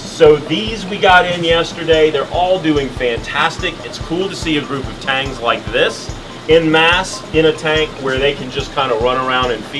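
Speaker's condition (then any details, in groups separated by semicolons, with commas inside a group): No condition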